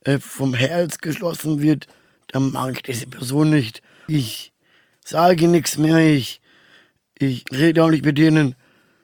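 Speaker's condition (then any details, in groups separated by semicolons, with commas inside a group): Down syndrome; trisomy 21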